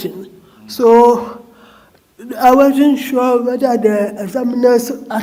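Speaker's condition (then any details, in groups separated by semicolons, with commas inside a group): Cerebral palsy; diagnosed by brain scan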